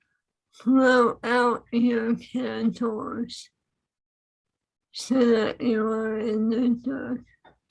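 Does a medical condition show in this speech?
Yes: ALS; swallowing lost.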